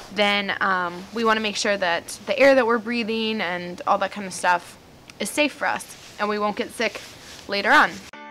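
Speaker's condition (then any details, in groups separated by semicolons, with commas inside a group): No condition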